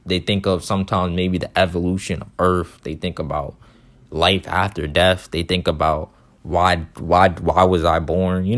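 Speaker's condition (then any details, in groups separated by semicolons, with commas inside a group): No condition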